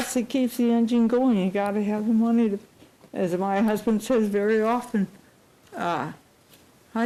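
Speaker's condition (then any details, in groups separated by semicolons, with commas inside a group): Cerebral palsy; unable to type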